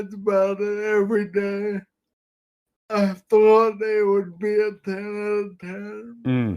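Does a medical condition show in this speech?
Yes: Friedreich's ataxia.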